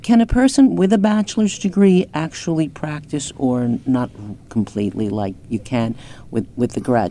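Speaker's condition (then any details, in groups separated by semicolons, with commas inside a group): No condition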